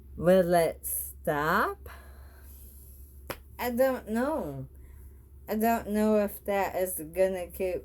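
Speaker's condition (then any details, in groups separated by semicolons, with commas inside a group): Bulbar onset ALS; slurred speech, slow tongue movement, throat irritation when eating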